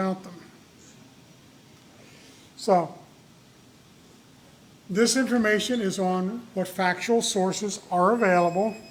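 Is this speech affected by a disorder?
No.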